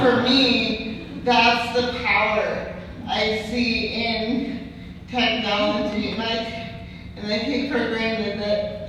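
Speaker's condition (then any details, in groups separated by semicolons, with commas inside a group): Cerebral palsy; present from birth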